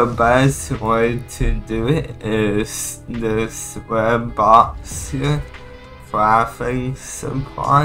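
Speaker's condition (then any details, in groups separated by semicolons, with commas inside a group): Cerebral palsy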